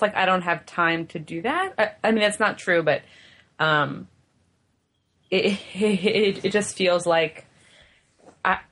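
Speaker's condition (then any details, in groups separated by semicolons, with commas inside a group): Stuttering; stutters a lot, prefers stuttering confidently over voluntary stuttering; real stuttering at show opening, start of show feels like pressure, stutters through it; usually stutters on show opening, always genuine not voluntary; repeated words, prolonged sounds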